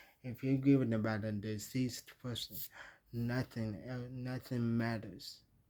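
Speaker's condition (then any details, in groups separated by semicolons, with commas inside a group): Traumatic brain injury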